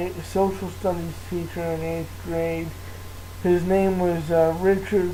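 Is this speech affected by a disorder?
Yes: cerebral palsy.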